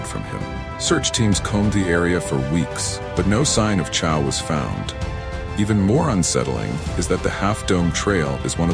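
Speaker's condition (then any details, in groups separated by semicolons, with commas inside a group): No condition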